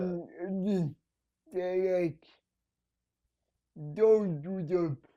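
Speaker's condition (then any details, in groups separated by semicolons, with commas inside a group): Cerebral palsy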